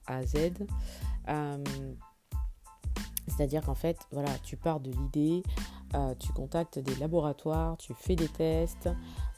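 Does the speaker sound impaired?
No.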